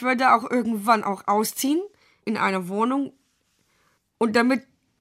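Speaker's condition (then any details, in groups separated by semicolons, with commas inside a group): Down syndrome; present from birth, wears pacemaker, limits sport and rides; cannot speak freely very well, read prepared question aloud at wahlkampfarena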